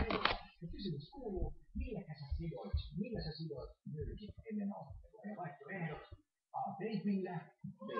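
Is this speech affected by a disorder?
No.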